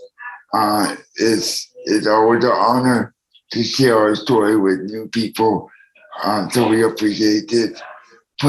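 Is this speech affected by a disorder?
Yes: cerebral palsy.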